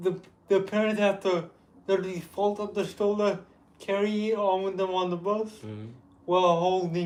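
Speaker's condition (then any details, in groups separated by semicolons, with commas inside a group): Cerebral palsy; with developmental delay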